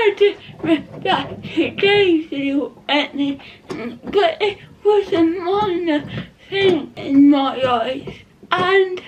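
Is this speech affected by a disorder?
Yes: cerebral palsy; not quadriplegic.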